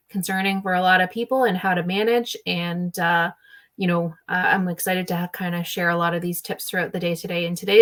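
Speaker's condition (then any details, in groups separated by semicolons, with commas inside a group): No condition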